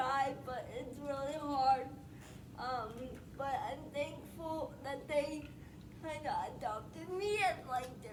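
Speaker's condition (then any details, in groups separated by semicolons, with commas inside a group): Spastic quadriplegic cerebral palsy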